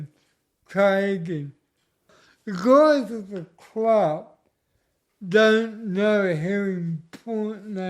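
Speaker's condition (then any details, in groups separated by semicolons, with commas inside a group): Cerebral palsy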